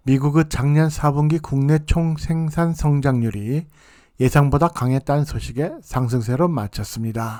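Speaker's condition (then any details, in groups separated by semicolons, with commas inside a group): No condition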